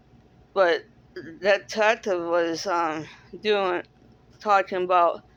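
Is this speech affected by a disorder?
Yes: cerebral palsy; speaks differently.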